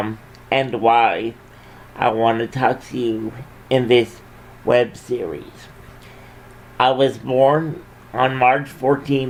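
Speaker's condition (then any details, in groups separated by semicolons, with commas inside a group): Cerebral palsy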